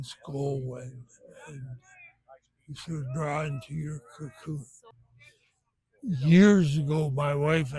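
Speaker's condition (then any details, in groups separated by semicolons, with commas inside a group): Benign essential tremor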